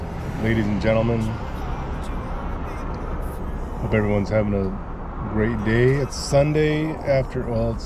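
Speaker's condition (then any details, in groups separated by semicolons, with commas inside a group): No condition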